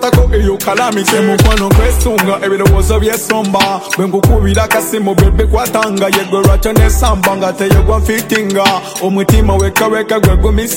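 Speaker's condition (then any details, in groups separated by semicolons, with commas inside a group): No condition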